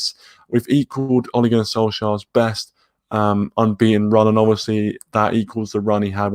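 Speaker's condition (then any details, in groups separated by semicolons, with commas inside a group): No condition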